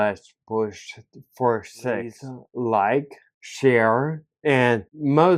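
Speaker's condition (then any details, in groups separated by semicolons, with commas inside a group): Ataxia; caused by stroke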